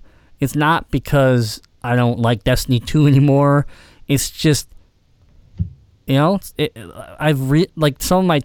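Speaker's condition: Cleft palate; congenital cleft palate

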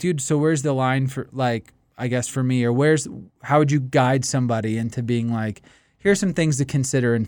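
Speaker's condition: No condition

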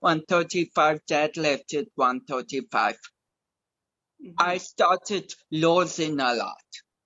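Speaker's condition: Cerebral palsy; cause: slightly wrapped around neck, affects balance, speech, coordination, childhood walker, wheelchair, crutches, leg braces, helmet, frequent falls; age 31, free of helmet and braces

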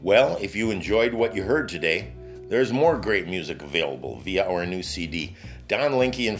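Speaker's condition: No condition

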